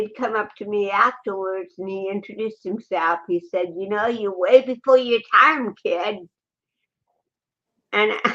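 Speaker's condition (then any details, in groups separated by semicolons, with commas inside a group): Cerebral palsy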